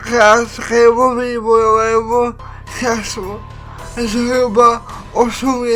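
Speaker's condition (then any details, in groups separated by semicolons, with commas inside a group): Cerebral palsy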